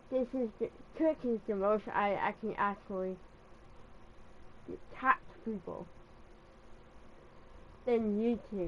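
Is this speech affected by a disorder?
Yes: cerebral palsy.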